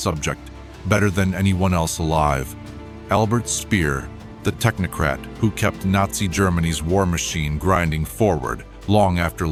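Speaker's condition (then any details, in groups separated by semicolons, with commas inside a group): No condition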